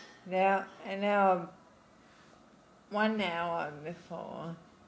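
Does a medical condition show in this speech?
Yes: Friedreich's ataxia; diagnosed in childhood.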